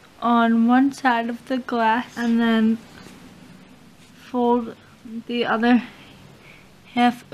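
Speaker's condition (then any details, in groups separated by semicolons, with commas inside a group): Cerebral palsy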